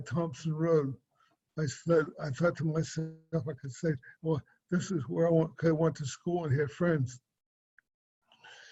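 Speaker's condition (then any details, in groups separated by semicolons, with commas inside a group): Cerebral palsy; affects speech and swallowing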